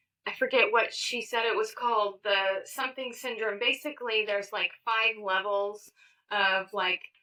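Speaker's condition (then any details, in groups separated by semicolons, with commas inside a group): No condition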